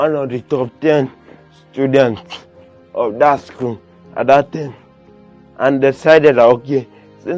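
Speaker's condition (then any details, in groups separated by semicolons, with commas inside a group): Cerebral palsy; limits movement and coordination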